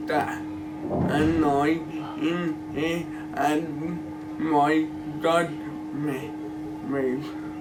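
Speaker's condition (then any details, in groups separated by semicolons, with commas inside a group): Cerebral palsy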